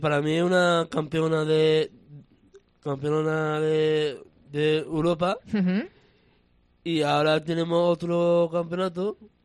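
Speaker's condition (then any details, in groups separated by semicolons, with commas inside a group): Down syndrome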